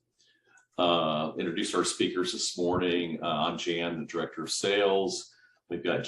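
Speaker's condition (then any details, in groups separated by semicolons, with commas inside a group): No condition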